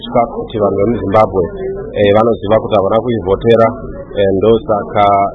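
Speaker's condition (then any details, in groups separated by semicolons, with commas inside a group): No condition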